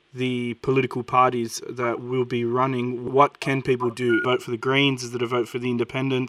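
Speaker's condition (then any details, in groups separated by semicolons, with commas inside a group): No condition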